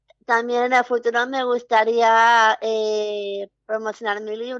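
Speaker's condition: Down syndrome; early intervention in childhood with speech therapy and early stimulation

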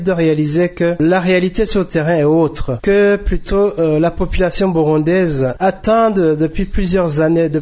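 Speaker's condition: No condition

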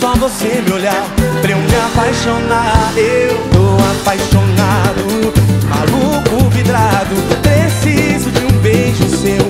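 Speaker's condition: No condition

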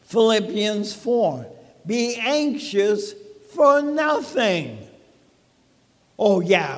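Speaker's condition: ALS; talking funny

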